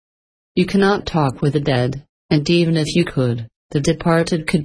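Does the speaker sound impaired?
No.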